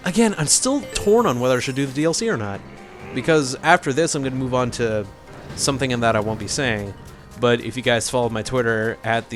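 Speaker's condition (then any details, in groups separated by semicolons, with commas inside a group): No condition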